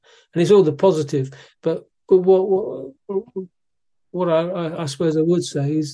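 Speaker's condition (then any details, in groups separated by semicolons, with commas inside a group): Parkinson's disease; exercise training with physiotherapist after moving back to UK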